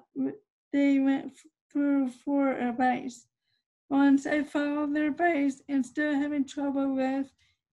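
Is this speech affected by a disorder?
Yes: cerebral palsy.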